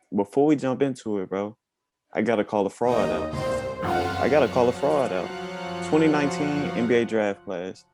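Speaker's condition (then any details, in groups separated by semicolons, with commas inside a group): No condition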